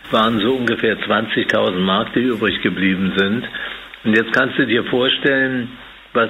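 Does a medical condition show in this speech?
Yes: Parkinson's disease; aged 80, tremor on holding a glass, Professor Volkmann of Würzburg University involved.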